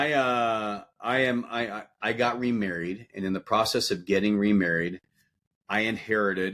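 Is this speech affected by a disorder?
No.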